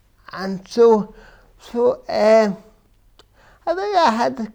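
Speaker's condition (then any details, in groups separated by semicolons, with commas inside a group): Cerebral palsy; from birth; affects verbal speech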